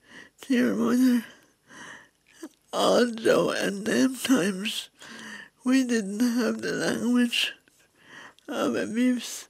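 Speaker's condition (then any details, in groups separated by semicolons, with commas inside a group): Cerebral palsy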